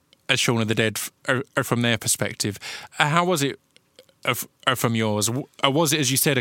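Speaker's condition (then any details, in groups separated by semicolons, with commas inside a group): Stutter; since childhood, attributed to near drowning as child, cause found through hypnosis at 13 or 14; struggling to say guest's name during recording; certain words trigger stuttering, always on guest's name, first sound hardest, adds lead-in sound, slight slurring; repeated sounds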